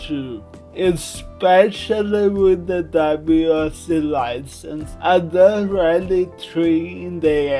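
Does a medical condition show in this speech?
Yes: cerebral palsy.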